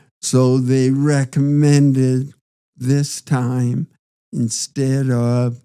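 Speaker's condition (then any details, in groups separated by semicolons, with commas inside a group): Parkinson's disease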